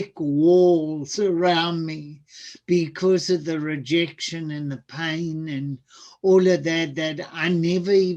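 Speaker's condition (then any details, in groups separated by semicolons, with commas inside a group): Cerebral palsy; speech sounds atypical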